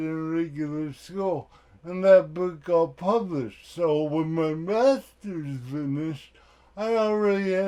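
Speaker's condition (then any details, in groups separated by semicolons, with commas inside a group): Cerebral palsy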